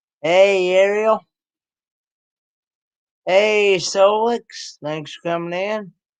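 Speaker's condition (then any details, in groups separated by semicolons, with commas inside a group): Cerebral palsy; present since birth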